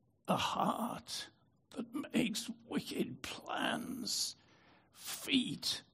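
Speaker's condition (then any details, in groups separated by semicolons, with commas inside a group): Spasmodic dystonia; affected voice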